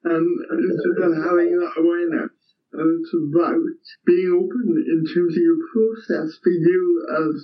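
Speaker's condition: Cerebral palsy; speech impairment, affects speech and swallowing

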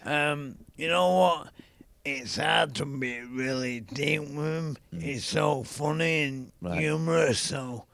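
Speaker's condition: ALS (motor neurone disease); young onset, speech affected first, voice worsened rapidly

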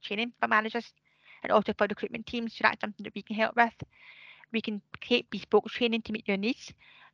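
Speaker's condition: Deafness; speech sometimes affected

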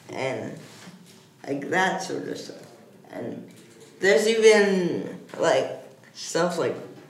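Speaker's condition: Cerebral palsy; age 12, almost 13, uses wheelchair

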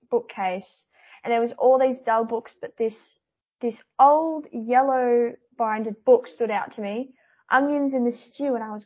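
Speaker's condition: Cleft palate; congenital cleft palate, no palate roof at birth, repair surgeries at 18 months, palate later stretched; after slight palate revision surgery, closure restored, ongoing monitoring, further surgery not soon, protecting voice; palate not closing correctly before revision, now projects with ease, more singing control

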